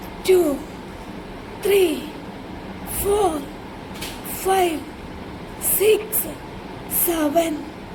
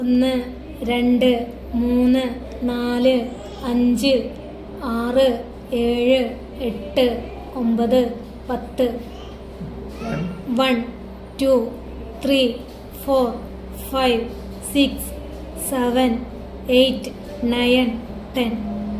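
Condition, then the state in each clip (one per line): Functional hypophonia
Before voice therapy
After voice therapy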